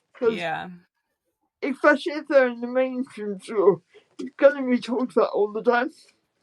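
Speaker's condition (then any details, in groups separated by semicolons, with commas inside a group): Spastic quadriplegic cerebral palsy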